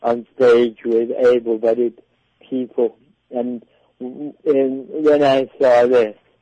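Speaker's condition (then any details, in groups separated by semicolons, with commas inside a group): Cerebral palsy; cerebral palsy from birth, predicted never to walk, walked with walking frame, prone to rounded shoulders; back training straightened posture and shoulders; delayed development and talking, speech therapy paid by parents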